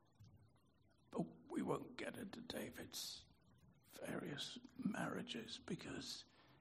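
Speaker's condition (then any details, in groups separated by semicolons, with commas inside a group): Spasmodic dysphonia; teaching style changed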